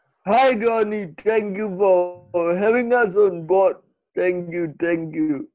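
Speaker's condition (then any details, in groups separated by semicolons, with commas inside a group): Cerebral palsy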